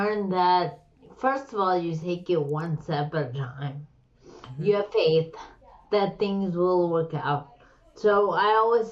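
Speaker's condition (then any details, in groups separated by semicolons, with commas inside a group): Slurred speech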